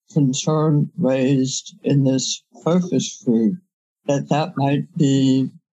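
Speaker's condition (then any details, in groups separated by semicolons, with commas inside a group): Head and neck cancer surgery; five-time head and neck cancer, about 3 years intense treatment, radiation, years of toxic chemotherapy; no evidence of disease for years, severe dysphagia from treatment effects, no normal meal since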